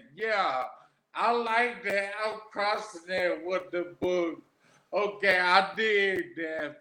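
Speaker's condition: Aphasia after stroke; about 13 years since stroke

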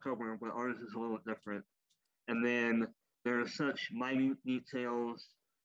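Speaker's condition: Cleft lip and palate, popliteal pterygium syndrome

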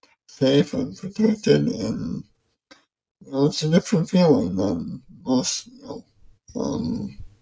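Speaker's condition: ALS; 10 years since diagnosis, in second decade, slowly and gradually worn down

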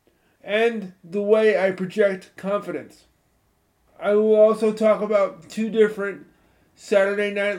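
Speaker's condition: Cerebral palsy; cerebral palsy since childhood, walks with crutches

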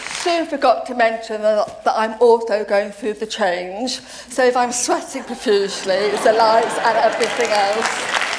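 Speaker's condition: Deafness; deaf since age seven

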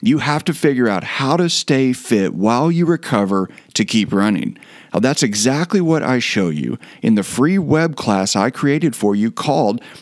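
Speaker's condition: No condition

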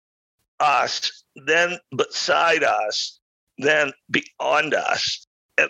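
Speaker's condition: Spasmodic dysphonia; voice choppy and broken, felt like seatbelt tightening around neck, talked less to protect voice

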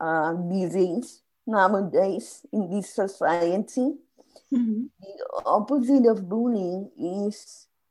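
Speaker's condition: Spasmodic dysphonia; vocal cord issue

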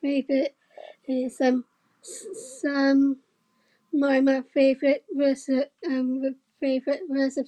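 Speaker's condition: Down syndrome; since infancy, hole in heart, heart surgery at nine months, wires for heart; adult, living independently for six years with a little support

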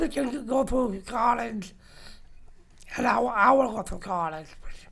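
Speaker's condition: Down syndrome; present from birth, diagnosed several hours after birth in Indianapolis; 55 years old, still takes speech therapy

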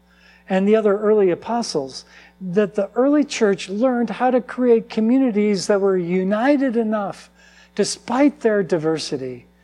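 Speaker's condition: No condition

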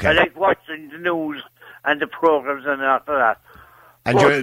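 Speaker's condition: Parkinson's; Parkinson's with dementia, loses balance

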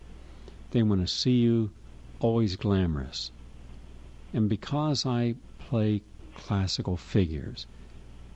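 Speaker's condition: No condition

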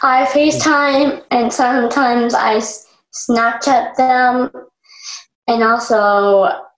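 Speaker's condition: Down syndrome; low muscle tone, oral motor skills therapy from infancy, speech therapy about 16 years; weaker facial speech muscles affect speech patterns, sometimes unclear or too quiet, lips apart

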